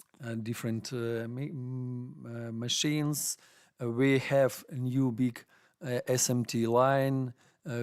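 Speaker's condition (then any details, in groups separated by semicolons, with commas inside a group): No condition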